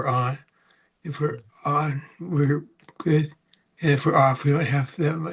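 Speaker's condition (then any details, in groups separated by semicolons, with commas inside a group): Parkinson's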